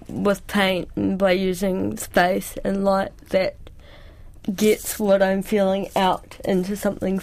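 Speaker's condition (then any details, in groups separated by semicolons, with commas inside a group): Cerebral palsy; cerebral palsy since childhood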